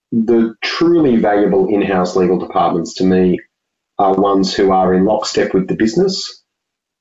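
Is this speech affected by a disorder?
No.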